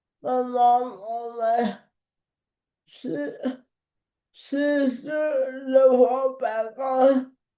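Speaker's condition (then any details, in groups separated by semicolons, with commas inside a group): Cerebral palsy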